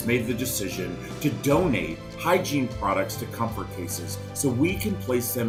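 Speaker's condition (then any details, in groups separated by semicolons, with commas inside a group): No condition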